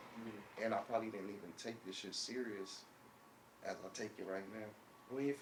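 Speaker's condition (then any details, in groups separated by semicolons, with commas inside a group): No condition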